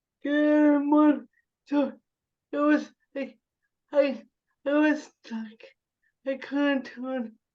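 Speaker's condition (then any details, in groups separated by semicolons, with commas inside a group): Cerebral palsy; spasticity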